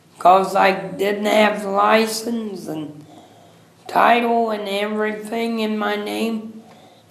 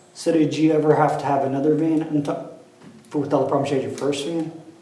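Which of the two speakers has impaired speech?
The first: cerebral palsy.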